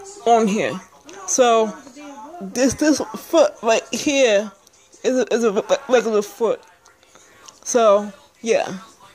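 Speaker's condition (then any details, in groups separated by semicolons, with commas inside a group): Speech impairment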